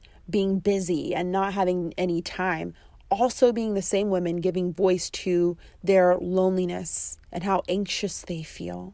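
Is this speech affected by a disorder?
No.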